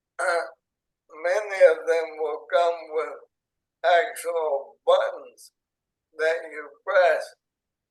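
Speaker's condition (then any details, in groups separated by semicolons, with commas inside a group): ALS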